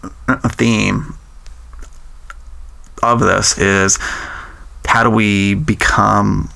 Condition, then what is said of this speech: Stuttering. I might say a phrase over again.